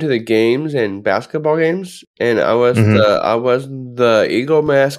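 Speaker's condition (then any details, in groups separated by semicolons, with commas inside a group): Down syndrome; present from birth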